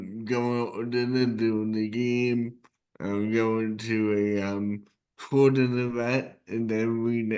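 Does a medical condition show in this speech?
Yes: cerebral palsy; present from birth.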